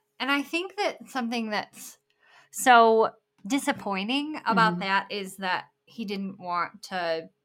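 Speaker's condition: Bilateral cleft lip and palate

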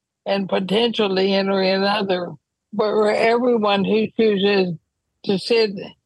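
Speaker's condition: ALS; wheelchair use when traveling

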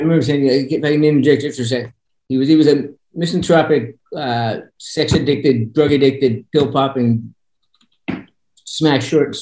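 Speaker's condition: Parkinson's; voice sometimes monotone

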